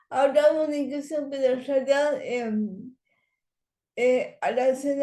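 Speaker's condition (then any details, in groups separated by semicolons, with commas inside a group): Cerebral palsy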